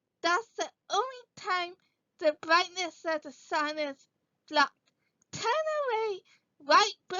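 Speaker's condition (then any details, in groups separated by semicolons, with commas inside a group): Cerebral palsy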